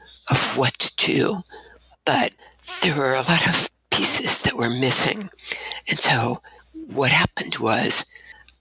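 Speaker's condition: Abductor spasmodic dysphonia; last surgery 12 years ago

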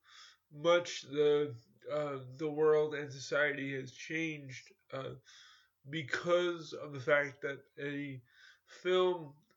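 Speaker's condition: Cerebral palsy; cerebral palsy since childhood

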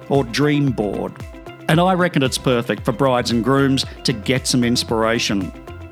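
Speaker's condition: No condition

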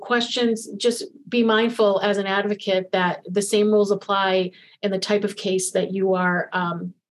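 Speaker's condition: No condition

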